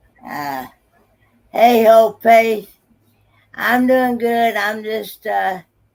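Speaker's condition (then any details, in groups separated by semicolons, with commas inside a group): Cerebral palsy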